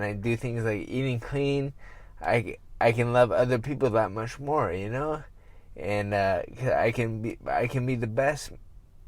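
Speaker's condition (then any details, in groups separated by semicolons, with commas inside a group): Traumatic brain injury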